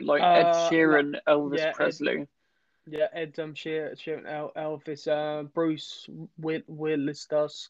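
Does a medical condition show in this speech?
Yes: stammer; onset at age eight, speech therapy from age eight for many years, therapy focused on confidence; about 23 years since onset; here repeated sounds, repeated words.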